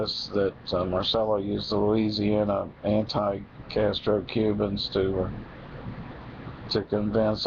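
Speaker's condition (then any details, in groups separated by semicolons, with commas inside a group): No condition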